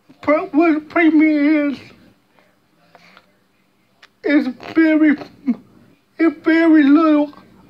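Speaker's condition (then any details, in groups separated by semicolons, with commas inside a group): Cerebral palsy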